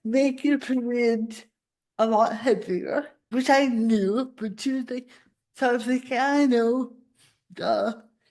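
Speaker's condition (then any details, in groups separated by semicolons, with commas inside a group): Cerebral palsy; spasticity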